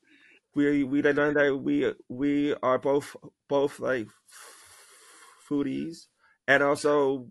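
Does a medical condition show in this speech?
Yes: stuttering; attended National Stuttering Association conferences many times; here repeated words.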